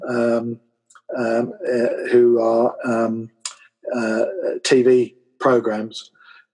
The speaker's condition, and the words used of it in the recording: Aphasia. Um, uh, and actually, uh, it's uh, and it's in uh, what I have aphasia and apraxia as well.